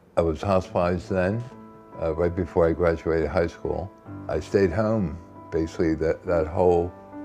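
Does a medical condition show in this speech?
Yes: tardive dyskinesia; caused by antipsychotic medication, facial puffing, grimacing; very visible symptoms, several years after starting medication.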